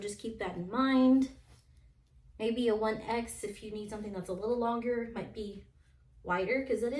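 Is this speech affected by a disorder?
No.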